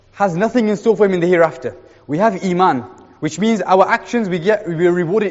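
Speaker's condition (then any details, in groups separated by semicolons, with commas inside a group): No condition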